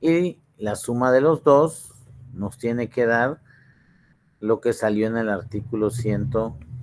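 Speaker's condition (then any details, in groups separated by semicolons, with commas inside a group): No condition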